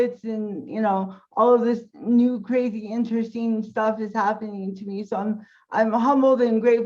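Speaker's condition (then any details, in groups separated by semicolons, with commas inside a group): Cerebral palsy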